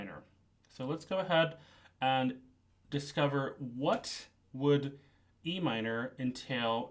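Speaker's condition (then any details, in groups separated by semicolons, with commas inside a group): No condition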